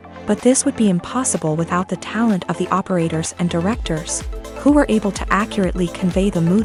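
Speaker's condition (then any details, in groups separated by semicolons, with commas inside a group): No condition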